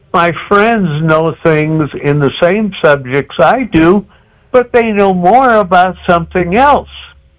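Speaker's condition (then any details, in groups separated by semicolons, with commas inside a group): Cerebral palsy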